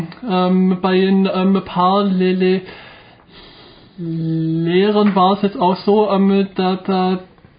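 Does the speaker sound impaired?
Yes: stuttering; severe stuttering, difficult since school years, persisting into working life; strong stuttering symptoms; constantly affected, including when ordering, paying in shops and at work; here repeated sounds, blocks.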